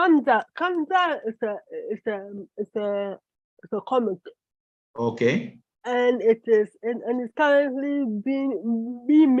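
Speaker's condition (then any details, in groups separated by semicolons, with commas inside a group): Cerebral palsy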